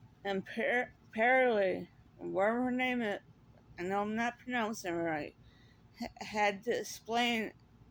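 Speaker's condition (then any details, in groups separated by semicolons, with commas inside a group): Cerebral palsy; speaks differently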